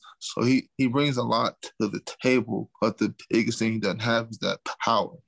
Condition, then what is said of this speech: Stuttering. It sounds like he has CTE. And I've been hearing that for years, and I was just like, man, okay, I'm going to speak on it one time.